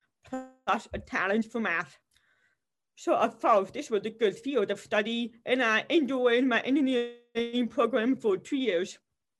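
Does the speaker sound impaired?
Yes: deafness; cannot hear anything, masks covering faces make communication nearly impossible.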